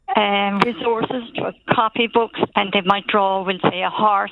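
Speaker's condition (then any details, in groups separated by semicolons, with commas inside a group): Cleft palate; congenital cleft palate, several childhood operations by Dr. Prendeville, Stephen's hospital Dublin, stays from age 4-5; elocution lessons as treatment in childhood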